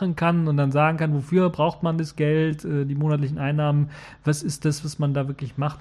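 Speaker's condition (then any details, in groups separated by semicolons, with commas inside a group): No condition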